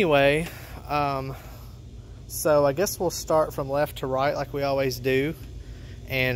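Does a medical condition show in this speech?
No.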